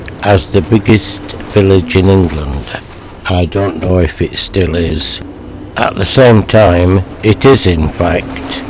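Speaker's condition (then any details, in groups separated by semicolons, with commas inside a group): Motor neuron disease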